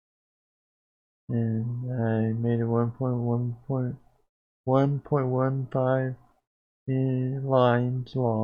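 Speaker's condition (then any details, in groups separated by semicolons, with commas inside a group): Parkinson's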